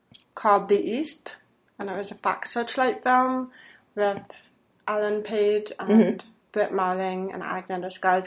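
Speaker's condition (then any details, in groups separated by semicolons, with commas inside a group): Deafness; hears men's voices better than women's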